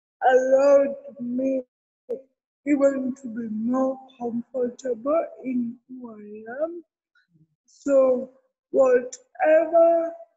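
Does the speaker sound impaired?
Yes: cerebral palsy; medical negligence.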